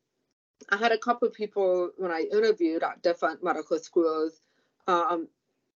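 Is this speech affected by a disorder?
Yes: profound deafness; profound deafness since age two from meningitis, about 90% hearing lost, vestibular loss, relearned walking; communicates with speech and lip reading, masked speakers add difficulty; relearned speaking and lip reading after childhood deafness.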